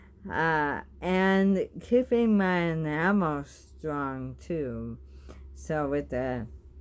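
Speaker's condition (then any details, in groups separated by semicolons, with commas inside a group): Bulbar ALS; bulbar onset, tongue atrophy, cheek and tongue weakness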